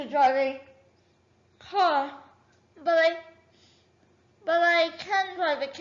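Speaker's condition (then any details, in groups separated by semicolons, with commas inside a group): Cerebral palsy; affects all four limbs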